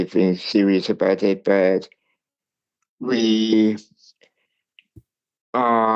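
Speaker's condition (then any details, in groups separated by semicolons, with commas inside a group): Cerebral palsy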